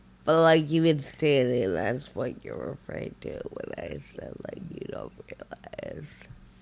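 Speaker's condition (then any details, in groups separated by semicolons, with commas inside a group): Friedreich ataxia, severe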